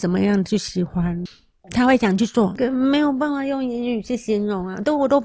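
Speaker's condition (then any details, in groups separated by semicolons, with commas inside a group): Moderate-to-severe hearing loss; wears hearing aids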